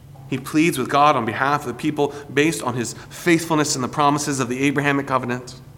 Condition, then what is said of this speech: No condition.